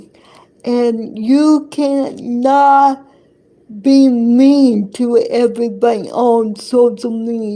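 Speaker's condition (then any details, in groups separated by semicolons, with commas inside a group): Cerebral palsy; affects hand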